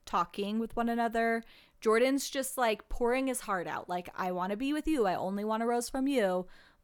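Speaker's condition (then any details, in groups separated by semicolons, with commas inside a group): No condition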